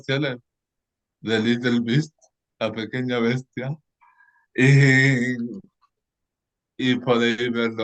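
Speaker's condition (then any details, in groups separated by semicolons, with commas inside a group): Cerebral palsy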